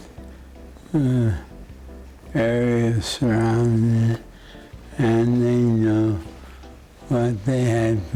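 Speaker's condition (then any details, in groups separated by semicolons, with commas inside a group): Parkinson's disease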